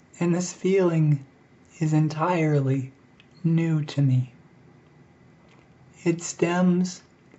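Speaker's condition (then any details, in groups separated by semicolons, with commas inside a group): ALS; breathing increasingly difficult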